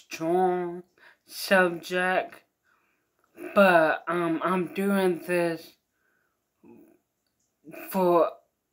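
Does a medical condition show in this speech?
Yes: mild cerebral palsy.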